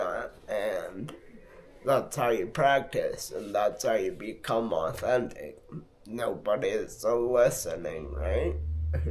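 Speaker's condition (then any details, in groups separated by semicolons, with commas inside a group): Multiple sclerosis; affects hands and left arm; coming off MS medication given every six months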